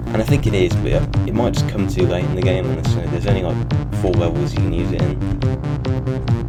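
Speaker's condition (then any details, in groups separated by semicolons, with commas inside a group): No condition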